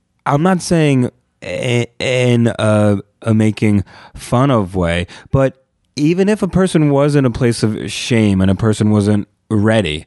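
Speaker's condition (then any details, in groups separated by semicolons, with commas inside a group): Stuttering; stuttering since childhood; stutter-like tension when signing own name, worse under pressure or with people watching; repeated sounds, prolonged sounds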